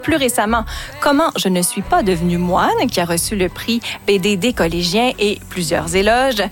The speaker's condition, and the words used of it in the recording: None; typical speech.